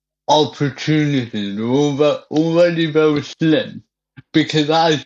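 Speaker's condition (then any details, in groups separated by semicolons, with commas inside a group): Cerebral palsy; birth complications, breathing stopped, cesarean, incubator, walked fine until 5, then physiotherapy, walking frame, wheelchair; sometimes mistaken for drunk or on drugs, cannot drink from glass, uses straw, blowing breathalyzer hard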